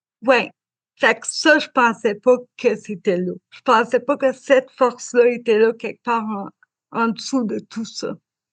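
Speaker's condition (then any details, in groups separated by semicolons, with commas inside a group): Cerebral palsy; spastic diplegic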